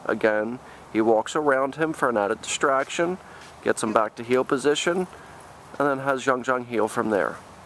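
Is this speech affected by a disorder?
No.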